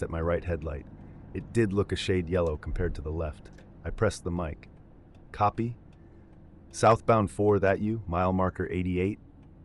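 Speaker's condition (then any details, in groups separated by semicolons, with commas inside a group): No condition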